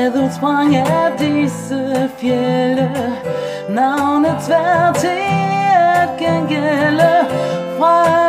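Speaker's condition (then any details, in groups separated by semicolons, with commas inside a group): No condition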